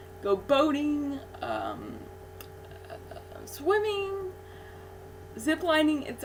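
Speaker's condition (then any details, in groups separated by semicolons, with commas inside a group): Cerebral palsy; infant ventilator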